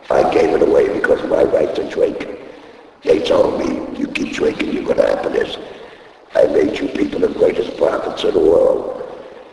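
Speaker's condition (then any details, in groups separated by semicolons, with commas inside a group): Laryngectomy; voice box removed by operation, voice first lost at racetrack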